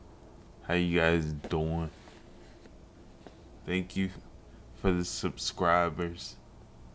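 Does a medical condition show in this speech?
Yes: multiple sclerosis.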